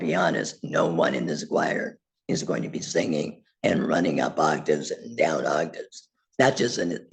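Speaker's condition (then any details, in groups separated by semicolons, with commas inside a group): Laryngectomy; voice prosthesis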